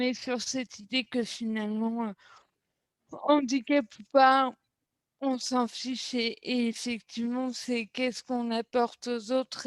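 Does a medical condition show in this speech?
Yes: cerebral palsy.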